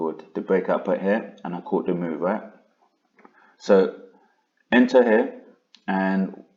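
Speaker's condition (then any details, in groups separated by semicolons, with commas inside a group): No condition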